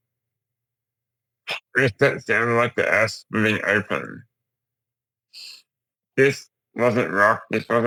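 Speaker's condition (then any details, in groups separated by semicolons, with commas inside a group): Duchenne muscular dystrophy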